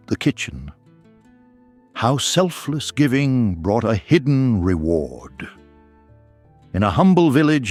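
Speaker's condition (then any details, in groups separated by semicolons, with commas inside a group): No condition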